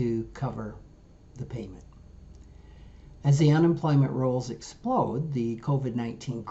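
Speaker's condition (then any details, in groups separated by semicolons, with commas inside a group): No condition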